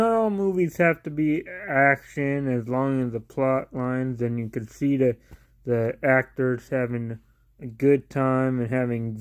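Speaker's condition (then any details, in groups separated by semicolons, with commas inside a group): Cerebral palsy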